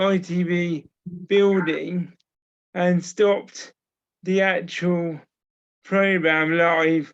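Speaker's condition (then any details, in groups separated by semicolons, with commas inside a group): Cerebral palsy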